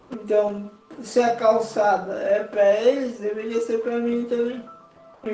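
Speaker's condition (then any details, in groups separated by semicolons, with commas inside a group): Quadriplegic cerebral palsy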